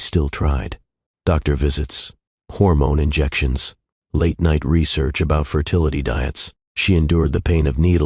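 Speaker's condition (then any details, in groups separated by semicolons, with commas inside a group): No condition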